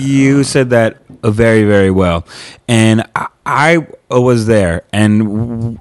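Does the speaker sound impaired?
Yes: stuttering; past therapy to become more comfortable with stuttering, earlier fear of public speaking from stuttering; stutter-like tension when signing own name, worse under pressure or with people watching; here prolonged sounds.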